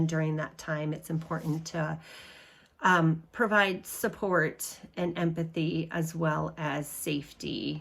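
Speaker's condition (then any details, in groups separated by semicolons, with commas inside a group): No condition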